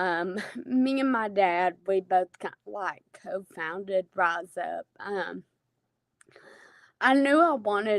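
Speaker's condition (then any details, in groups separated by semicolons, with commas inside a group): Friedreich's ataxia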